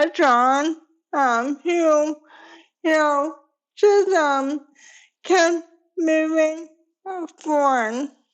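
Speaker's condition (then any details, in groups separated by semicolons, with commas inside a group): ALS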